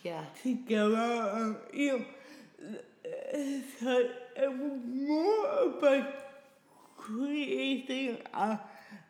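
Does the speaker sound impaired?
Yes: cerebral palsy; past speech therapy with recorded playback, lost speech six days in Tasmania, returned gradually; daily speech difficulty, hears own speech differently from listeners.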